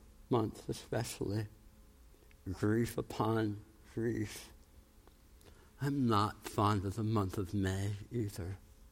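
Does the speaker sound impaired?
Yes: tongue cancer, jaw reconstruction; radiation-treated tongue cancer, jaw osteoradionecrosis, jaw transplant in Miami, mandible bone graft, titanium implants; about 13 years since tongue cancer, healing after implant surgery, permanent teeth not yet affixed.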